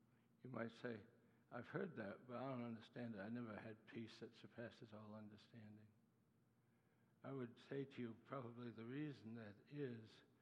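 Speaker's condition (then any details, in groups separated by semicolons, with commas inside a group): Parkinson's disease; Parkinson's attacks muscles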